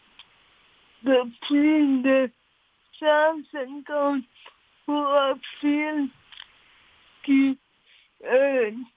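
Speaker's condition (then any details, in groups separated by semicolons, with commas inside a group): Cerebral palsy; speech affected, listeners must pay attention to follow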